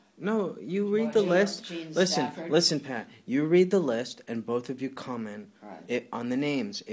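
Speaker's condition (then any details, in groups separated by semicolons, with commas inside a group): No condition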